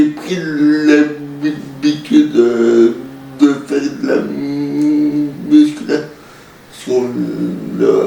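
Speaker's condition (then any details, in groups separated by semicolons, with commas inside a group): Cerebral palsy; uses wheelchair; conductive education, horse riding, nearly gets out of bed alone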